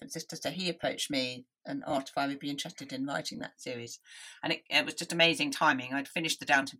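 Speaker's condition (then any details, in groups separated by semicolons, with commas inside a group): Deafness; hopeless and unwieldy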